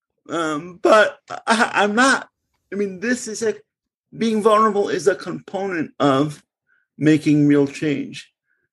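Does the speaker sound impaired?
Yes: cerebral palsy; segregated schooling.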